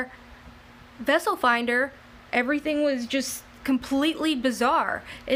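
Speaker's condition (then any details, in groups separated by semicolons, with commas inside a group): No condition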